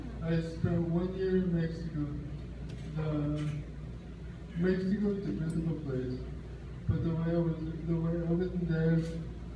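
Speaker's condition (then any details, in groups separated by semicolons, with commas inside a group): Speech difficulty after accident; caused by accident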